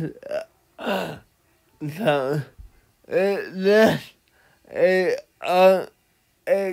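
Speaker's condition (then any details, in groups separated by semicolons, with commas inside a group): Cerebral palsy; one hand affected; atypical speech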